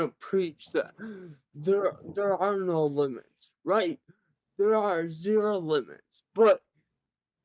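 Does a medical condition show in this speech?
Yes: cerebral palsy; present from birth, severe.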